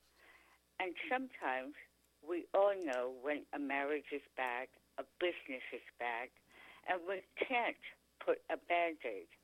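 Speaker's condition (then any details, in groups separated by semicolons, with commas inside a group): Tongue cancer; stage 4 tongue cancer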